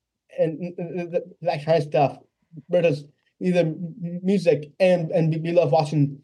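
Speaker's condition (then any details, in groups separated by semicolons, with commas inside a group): Down syndrome; congenital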